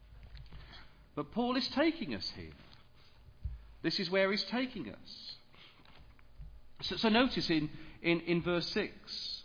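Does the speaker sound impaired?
No.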